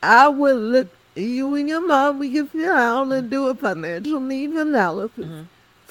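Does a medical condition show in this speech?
Yes: cerebral palsy; speech affected.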